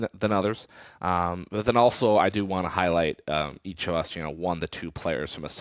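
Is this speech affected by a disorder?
No.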